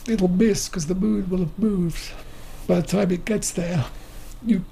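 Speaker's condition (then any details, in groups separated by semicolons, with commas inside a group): Motor neuron disease; wheelchair user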